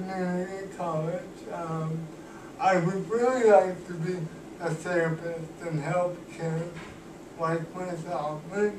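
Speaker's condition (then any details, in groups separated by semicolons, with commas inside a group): Cerebral palsy; cannot walk, uses wheelchair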